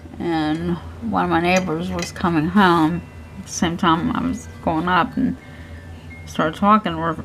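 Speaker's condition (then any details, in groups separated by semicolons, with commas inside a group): Cerebral palsy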